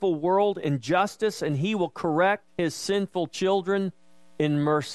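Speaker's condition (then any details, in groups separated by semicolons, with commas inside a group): No condition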